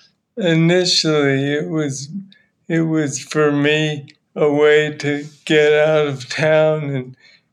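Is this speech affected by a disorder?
Yes: Parkinson's; young onset Parkinson's, first sign tremor, unable to hold microphone, unsteady on feet; diagnosed 20 years ago, forced exercise and cycling as therapy; voice audibly affected now, earlier slowed speech, trouble speaking English some days, voice problems limit storytelling.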